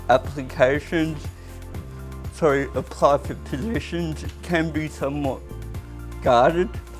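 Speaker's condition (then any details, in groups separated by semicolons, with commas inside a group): Cerebral palsy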